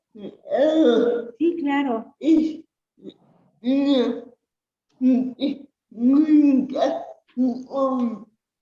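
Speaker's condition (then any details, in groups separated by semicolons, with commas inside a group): Cerebral palsy; since birth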